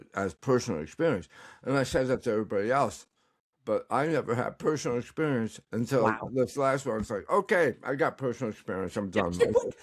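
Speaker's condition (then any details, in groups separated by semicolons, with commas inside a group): Tongue cancer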